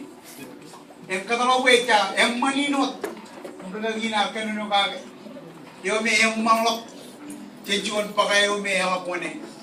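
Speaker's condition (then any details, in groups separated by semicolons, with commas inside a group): No condition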